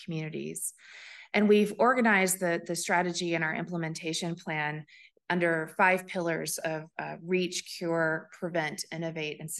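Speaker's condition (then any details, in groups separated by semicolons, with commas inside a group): No condition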